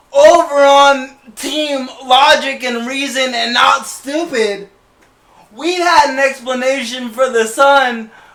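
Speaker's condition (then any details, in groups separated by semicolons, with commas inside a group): Cerebral palsy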